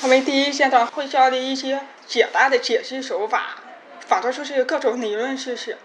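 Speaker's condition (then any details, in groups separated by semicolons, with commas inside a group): Hearing impairment; hearing loss from accident in childhood, completed speech rehabilitation training, words drilled hundreds of times daily; daily word drills with parents speaking from behind, hundreds of repetitions, communication once judged poor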